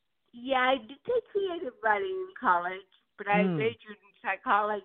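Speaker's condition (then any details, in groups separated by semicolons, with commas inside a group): Cerebral palsy; birth onset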